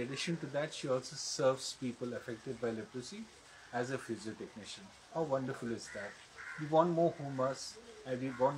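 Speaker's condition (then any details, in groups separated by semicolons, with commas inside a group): No condition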